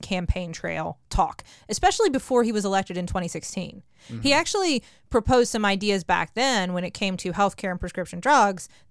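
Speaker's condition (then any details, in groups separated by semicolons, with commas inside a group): No condition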